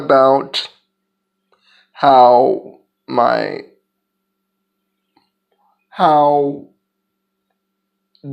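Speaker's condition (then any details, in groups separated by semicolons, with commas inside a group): Cerebral palsy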